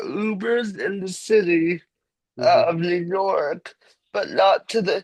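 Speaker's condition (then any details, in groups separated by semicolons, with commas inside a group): Cerebral palsy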